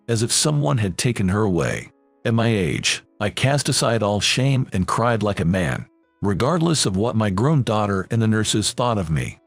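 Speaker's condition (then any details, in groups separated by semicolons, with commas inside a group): No condition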